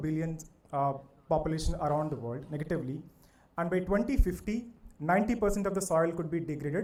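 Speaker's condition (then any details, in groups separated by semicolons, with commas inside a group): No condition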